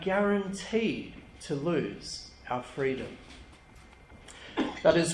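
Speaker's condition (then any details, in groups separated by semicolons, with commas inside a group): No condition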